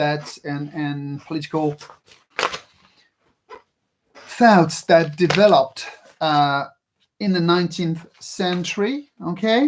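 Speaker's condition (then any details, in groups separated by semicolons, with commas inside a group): No condition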